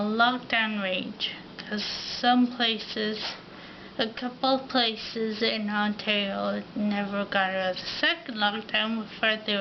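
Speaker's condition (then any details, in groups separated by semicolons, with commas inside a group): Ataxia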